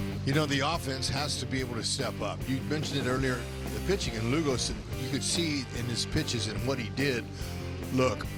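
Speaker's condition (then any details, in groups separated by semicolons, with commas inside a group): No condition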